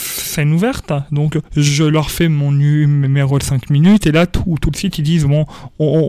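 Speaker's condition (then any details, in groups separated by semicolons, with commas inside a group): Stuttering; stuttering persists, described by him as an accent; repeated sounds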